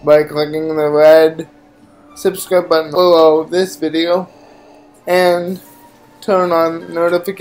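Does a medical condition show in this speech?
Yes: cerebral palsy; uses a chair.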